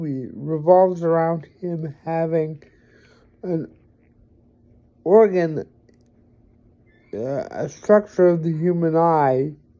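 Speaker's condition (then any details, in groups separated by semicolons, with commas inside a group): Cerebral palsy; reliable voice, uses voice control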